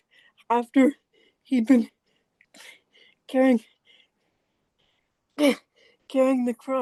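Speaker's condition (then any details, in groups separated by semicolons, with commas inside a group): Cerebral palsy; walks a little, high energy cost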